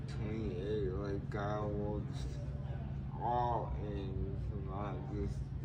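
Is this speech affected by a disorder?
Yes: cerebral palsy.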